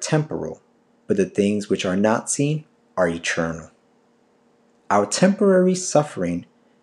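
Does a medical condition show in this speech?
No.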